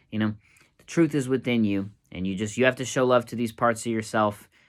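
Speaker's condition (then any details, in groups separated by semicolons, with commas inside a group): No condition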